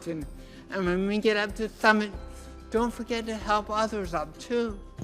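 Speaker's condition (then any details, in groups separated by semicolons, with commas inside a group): Cerebral palsy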